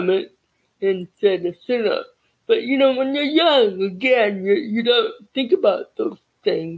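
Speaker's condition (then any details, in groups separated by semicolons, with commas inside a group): Cerebral palsy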